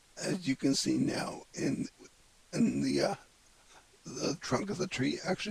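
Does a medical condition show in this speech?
Yes: cerebellar ataxia from brain tumour.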